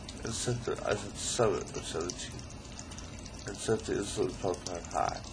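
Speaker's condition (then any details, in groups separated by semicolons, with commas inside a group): ALS; end stage, hours before death, previously ventilated, refuses tracheostomy; still able to talk, articulate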